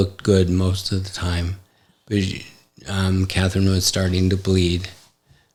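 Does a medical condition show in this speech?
Yes: ALS; affects hand function.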